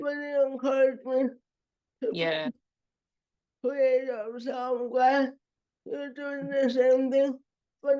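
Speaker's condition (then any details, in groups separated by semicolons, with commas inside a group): Cerebral palsy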